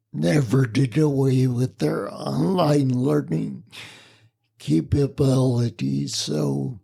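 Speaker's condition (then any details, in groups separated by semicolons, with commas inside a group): Spinocerebellar ataxia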